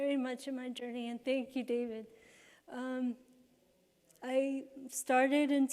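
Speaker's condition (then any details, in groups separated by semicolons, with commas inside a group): Cerebral palsy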